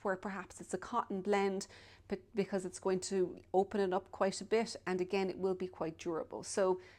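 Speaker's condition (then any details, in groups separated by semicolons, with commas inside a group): No condition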